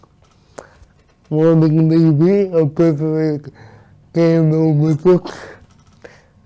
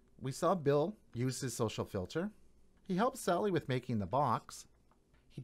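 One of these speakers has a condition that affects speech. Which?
The first: cerebral palsy; present since birth; difficulty speaking, sometimes not understood.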